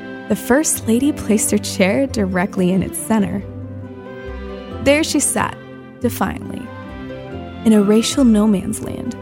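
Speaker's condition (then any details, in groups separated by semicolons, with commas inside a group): No condition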